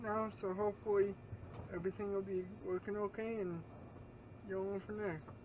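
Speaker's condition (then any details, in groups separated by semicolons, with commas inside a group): Cerebral palsy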